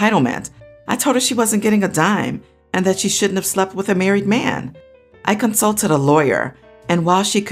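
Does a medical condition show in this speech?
No.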